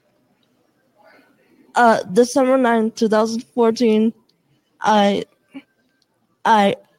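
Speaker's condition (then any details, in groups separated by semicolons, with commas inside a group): Cerebral palsy and dystonia; from birth, born 3 months premature, lack of oxygen to cerebellum, with dystonia causing muscle stiffness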